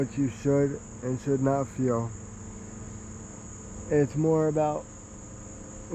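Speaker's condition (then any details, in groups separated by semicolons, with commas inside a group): Cerebral palsy, spastic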